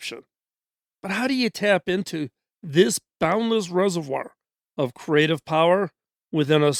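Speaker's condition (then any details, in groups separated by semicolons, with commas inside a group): No condition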